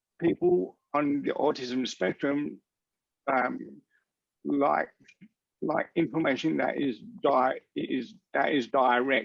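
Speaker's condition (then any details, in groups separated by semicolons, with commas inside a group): Cerebral palsy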